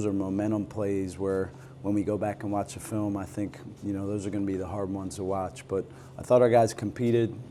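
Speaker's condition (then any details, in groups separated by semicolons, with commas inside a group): No condition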